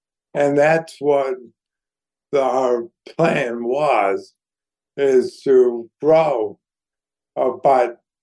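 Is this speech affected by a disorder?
Yes: ALS; declining health.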